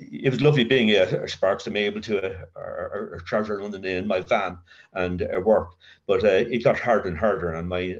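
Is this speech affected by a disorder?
Yes: covert stutter; severe childhood stutter, linked to adverse childhood experience, child guidance clinic, worse with teacher's punishment, covert since sobriety; still gets occasional blocks, uses voice as main working tool; stutters in mind more than aloud, avoids feared words, voice never feels own; here repeated sounds.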